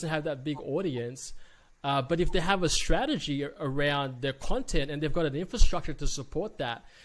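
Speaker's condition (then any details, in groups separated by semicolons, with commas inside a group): No condition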